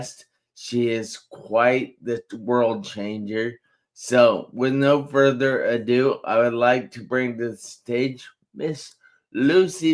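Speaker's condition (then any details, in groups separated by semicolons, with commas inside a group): Traumatic brain injury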